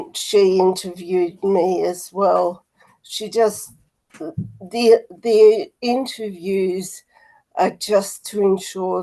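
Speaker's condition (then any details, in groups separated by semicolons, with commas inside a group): Motor neurone disease; PEG feeding tube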